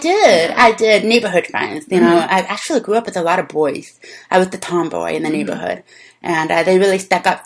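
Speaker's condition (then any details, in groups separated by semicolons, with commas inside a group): Deafness; deaf since childhood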